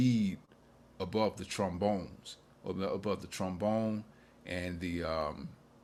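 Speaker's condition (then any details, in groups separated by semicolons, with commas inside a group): No condition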